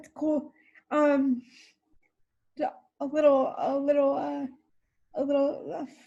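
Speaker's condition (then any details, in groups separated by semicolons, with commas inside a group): Cerebral palsy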